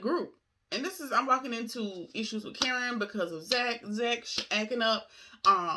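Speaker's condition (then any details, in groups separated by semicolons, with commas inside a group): No condition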